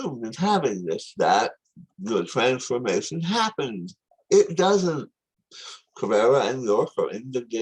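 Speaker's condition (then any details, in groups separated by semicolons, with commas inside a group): Tongue cancer surgery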